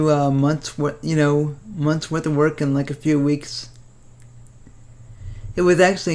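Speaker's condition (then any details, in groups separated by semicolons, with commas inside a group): Cerebral palsy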